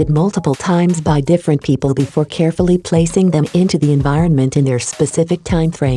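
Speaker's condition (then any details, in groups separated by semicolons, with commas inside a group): No condition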